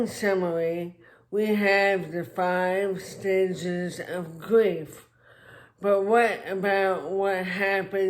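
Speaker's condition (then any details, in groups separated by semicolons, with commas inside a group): Traumatic brain injury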